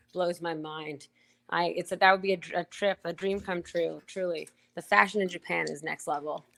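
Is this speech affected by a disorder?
No.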